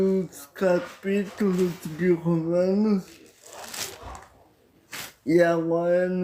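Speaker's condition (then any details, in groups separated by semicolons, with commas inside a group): Paralysis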